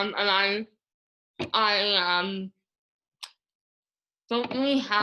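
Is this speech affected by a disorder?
Yes: Moebius syndrome; paralyzed tongue.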